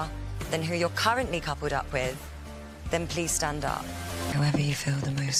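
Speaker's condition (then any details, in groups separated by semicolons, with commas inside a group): No condition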